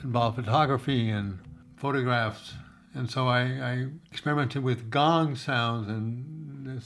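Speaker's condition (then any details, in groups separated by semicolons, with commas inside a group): Parkinson's disease; tremor-predominant, diagnosed some time ago, deep brain stimulation surgery, brain electrodes with battery pack; tremors eliminated by customized stimulation, steady, playing somewhat difficult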